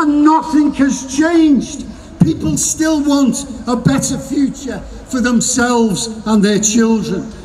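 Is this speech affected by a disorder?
No.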